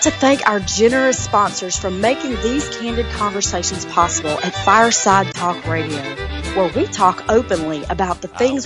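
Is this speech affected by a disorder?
No.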